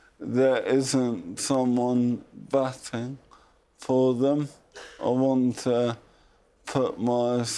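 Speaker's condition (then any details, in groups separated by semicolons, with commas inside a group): Motor neurone disease; about two years since diagnosis, uses wheelchair; sounds different now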